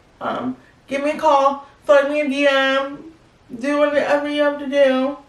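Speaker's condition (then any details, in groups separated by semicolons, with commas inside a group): Spastic quadriplegic cerebral palsy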